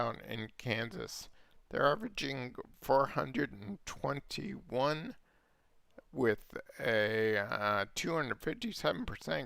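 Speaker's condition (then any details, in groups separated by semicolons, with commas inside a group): Multiple sclerosis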